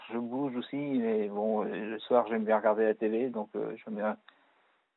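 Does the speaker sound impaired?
Yes: Parkinson's disease; Parkinson's disease in third year, pronounced tremors at times, Sifrol stopped as not tolerated; arm and leg tremors, worse with stress, Sinemet four times daily, physiotherapy twice weekly.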